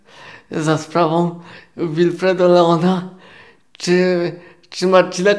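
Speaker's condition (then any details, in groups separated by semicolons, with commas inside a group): Cerebral palsy, quadriplegic; four-limb involvement, born premature at seven months, six weeks in incubator, wheelchair user; adult, continuous ongoing rehabilitation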